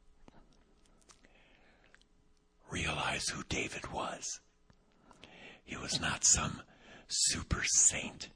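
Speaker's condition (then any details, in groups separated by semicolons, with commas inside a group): Vocal cord paralysis, unilateral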